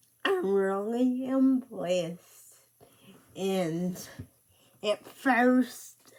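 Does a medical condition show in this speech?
Yes: cerebral palsy; speech affected.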